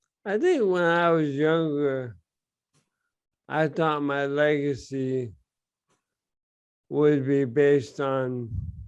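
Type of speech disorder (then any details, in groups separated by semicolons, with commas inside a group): Bulbar dysarthria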